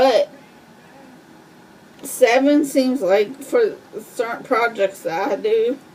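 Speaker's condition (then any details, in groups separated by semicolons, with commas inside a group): Cerebral palsy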